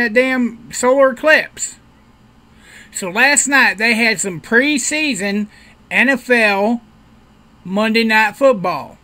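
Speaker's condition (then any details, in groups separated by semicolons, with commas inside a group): No condition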